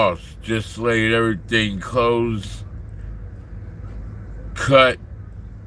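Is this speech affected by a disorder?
Yes: slurred speech.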